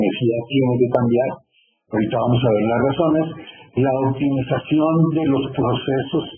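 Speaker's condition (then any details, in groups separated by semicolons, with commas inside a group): No condition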